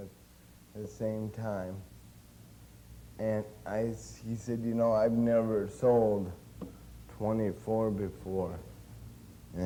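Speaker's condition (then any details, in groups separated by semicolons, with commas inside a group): Cerebral palsy; since birth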